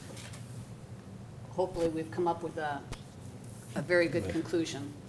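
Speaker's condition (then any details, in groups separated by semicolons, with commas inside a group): No condition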